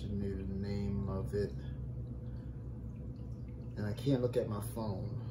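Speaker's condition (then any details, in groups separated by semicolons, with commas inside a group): No condition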